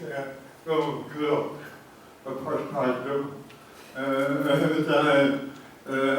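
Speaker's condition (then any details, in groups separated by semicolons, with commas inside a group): Cerebral palsy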